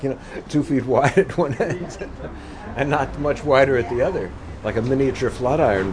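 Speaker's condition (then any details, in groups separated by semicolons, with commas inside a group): No condition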